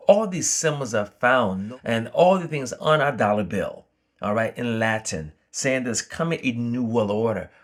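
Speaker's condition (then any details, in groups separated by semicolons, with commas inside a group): No condition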